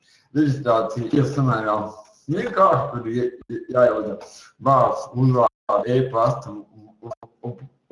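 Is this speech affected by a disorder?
Yes: cerebral palsy; speech not very clear.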